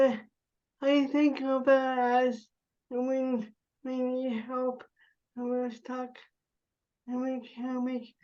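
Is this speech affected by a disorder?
Yes: cerebral palsy; spasticity.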